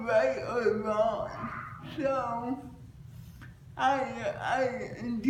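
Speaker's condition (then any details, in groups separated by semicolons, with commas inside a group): Cerebral palsy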